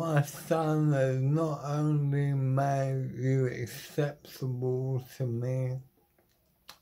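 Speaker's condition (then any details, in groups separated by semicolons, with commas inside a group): Motor neuron disease; terminal; body failing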